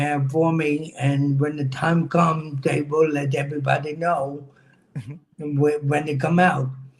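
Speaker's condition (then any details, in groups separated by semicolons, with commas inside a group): Cerebral palsy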